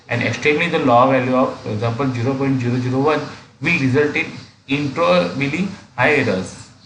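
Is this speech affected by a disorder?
No.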